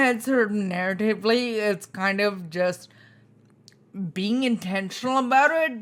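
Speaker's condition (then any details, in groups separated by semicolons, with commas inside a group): Spinocerebellar ataxia type 2, SCA2; cerebellum deterioration, inherited, affects hands, legs, tongue; slurred speech, may be difficult to understand, uses voice to text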